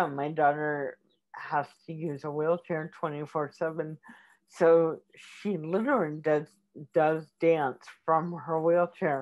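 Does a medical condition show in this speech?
Yes: cerebral palsy.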